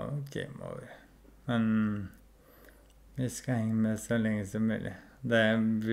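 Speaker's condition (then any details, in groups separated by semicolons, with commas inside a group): ALS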